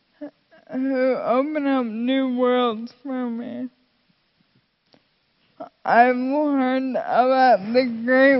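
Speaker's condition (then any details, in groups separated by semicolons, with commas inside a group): Friedreich's ataxia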